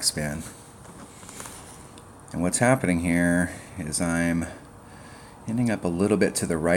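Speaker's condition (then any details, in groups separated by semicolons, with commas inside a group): No condition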